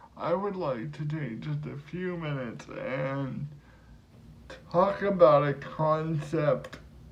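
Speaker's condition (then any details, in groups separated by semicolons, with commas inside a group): Cerebral palsy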